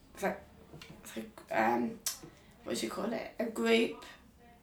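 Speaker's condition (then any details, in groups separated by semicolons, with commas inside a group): Down syndrome; Down syndrome since birth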